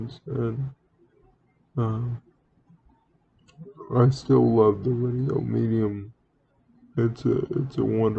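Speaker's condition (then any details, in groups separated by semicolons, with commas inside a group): Cerebral palsy; wheelchair user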